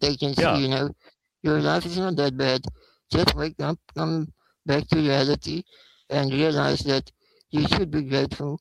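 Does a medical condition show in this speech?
Yes: spinal muscular atrophy; takes much longer to take effect; not much treatment available at this stage.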